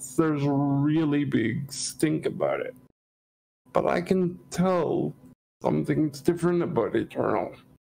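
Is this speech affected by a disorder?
Yes: cerebral palsy; quadriplegia, from birth, right side affected.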